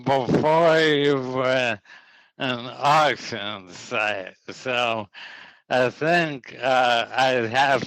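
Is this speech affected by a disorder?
Yes: ALS.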